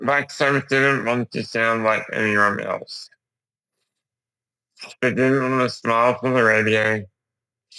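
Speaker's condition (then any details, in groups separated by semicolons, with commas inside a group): Duchenne muscular dystrophy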